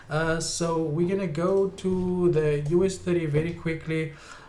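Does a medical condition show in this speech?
No.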